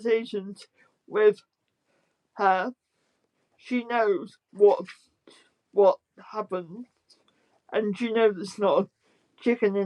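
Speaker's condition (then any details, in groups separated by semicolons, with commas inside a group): Spastic quadriplegic cerebral palsy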